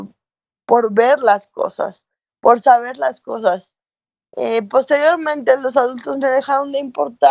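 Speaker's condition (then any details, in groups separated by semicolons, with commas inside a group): Cerebral palsy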